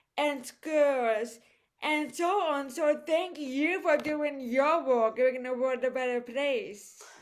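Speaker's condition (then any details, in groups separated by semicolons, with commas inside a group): Cerebral palsy; voice affected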